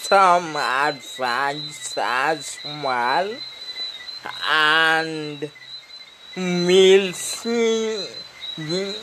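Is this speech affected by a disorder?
Yes: speech impediment; no speech therapy yet.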